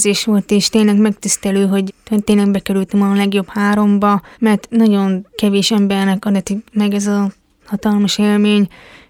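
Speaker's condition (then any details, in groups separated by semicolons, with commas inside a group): Hearing impairment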